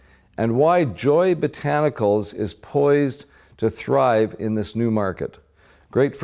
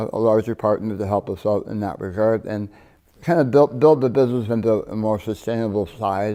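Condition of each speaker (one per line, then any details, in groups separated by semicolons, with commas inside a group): No condition
Partial glossectomy for tongue cancer; tongue cancer, one third of tongue removed, flap reconstruction; distinctive accent after surgery, relearned talking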